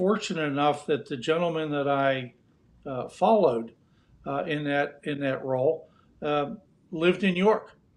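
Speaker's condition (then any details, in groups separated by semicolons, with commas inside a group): No condition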